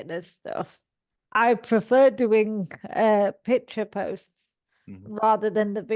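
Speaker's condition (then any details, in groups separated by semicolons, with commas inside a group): Cerebral palsy; all four limbs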